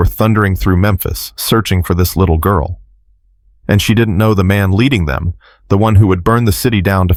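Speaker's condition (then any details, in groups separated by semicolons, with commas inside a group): No condition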